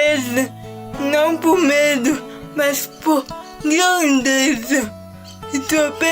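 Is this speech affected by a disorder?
Yes: mixed cerebral palsy.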